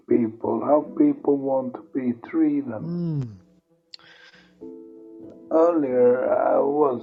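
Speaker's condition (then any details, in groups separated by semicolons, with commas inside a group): Multiple sclerosis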